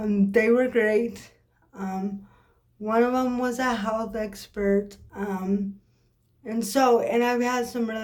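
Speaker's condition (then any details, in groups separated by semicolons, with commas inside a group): Cerebral palsy; occasional swallowing problems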